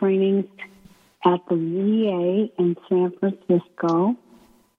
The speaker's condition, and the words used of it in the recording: ALS (motor neuron disease). The muscles make it hard to breathe and also make it hard to speak.